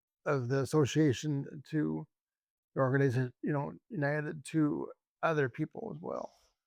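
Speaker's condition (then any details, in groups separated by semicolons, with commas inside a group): ALS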